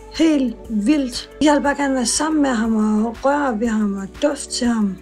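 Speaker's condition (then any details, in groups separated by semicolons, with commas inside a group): No condition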